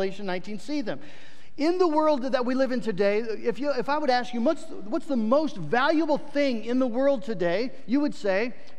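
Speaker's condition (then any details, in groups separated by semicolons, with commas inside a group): No condition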